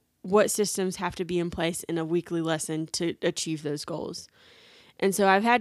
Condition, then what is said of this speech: No condition.